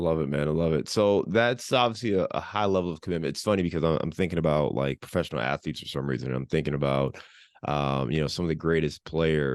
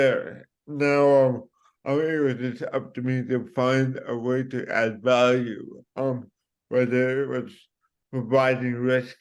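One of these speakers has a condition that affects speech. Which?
The second: cerebral palsy; from birth.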